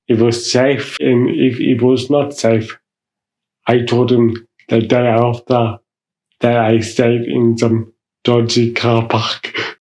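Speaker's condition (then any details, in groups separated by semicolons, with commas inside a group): Mild cerebral palsy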